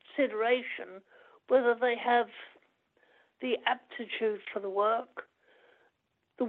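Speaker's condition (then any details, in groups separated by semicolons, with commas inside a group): Cerebral palsy; lifelong cerebral palsy, blind, partial hearing loss, permanent wheelchair user; dictated book to steve who typed, speaks fast when in full flow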